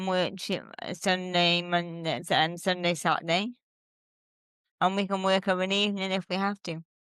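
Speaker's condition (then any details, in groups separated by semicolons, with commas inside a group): Cerebral palsy; since birth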